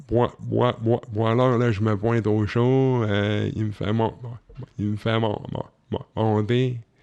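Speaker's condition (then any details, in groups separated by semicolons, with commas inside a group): Cerebral palsy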